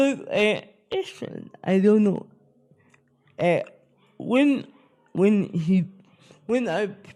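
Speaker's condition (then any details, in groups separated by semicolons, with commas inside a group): Spastic cerebral palsy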